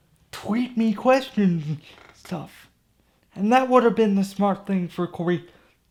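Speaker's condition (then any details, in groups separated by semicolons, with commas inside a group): Cerebral palsy; from birth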